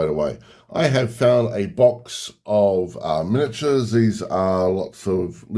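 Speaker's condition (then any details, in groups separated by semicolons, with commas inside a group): No condition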